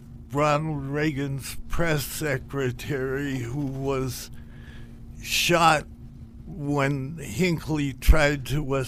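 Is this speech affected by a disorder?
Yes: Parkinson's disease; Parkinson's disease diagnosed about 15 years ago, asked neurologist about trying cannabis, childhood accident with disability.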